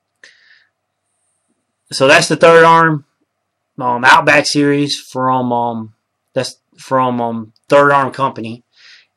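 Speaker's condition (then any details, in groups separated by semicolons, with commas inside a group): No condition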